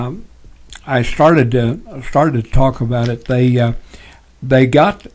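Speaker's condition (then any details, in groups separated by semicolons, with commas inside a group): Parkinson's; tremors as early symptom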